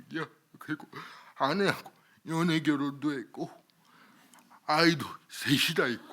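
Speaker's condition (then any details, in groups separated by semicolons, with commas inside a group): Cerebral palsy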